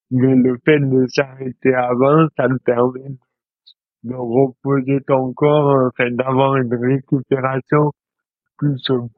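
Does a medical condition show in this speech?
Yes: dystonia; present since birth.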